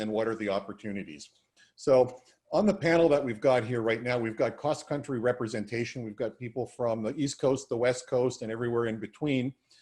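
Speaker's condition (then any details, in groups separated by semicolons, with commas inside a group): No condition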